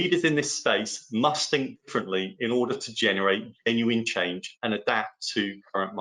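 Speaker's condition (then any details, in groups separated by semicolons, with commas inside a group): No condition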